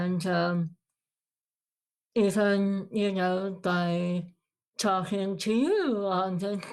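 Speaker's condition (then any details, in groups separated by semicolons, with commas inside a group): Moebius syndrome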